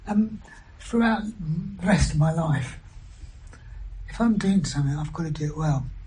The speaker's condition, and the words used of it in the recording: Throat cancer. And basically, they've injected it to my vocal cord to push this side out, which now this one meets, which allows me to talk, and I can talk a sentence without running out of breath.